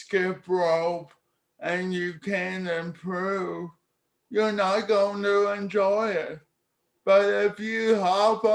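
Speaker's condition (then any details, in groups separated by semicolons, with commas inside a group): Cerebral palsy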